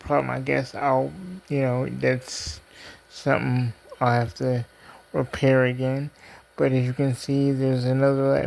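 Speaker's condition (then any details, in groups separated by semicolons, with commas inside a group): Cerebral palsy; diplegia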